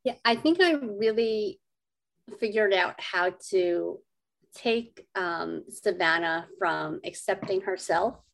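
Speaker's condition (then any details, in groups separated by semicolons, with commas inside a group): Cleft lip and palate; adult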